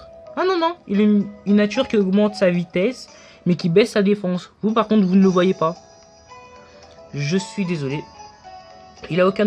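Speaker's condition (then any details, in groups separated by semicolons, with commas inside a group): No condition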